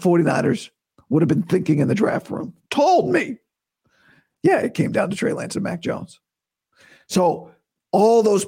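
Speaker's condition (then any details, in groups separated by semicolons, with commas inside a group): Vocal cord surgery recovery; best in two weeks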